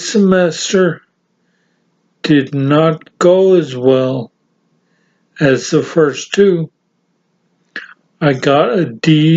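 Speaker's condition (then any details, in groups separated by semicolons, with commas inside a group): Severe brain injury; severe, ataxia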